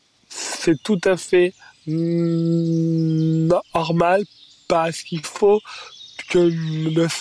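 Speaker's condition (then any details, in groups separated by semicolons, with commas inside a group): Stuttering; described by himself as a speech disorder rather than a handicap; stumbles during stand-up set at Jamel Comedy Club, voice deliberately left unedited in broadcast; stumbles over words, audible stuttering, acknowledges stumbling on stage; repeated sounds, prolonged sounds, blocks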